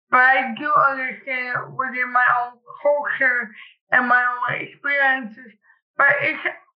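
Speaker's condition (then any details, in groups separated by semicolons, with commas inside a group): Cerebral palsy; cerebral palsy since childhood, past operations; speech noticeably affected, listeners wrongly judge intelligence from speech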